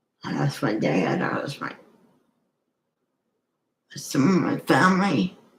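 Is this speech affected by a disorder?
Yes: cerebral palsy.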